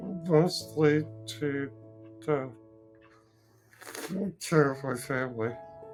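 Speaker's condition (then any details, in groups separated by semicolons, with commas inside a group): Duchenne muscular dystrophy; Duchenne muscular dystrophy, from birth, progressive muscle weakness; over 50 years, slower progression than usual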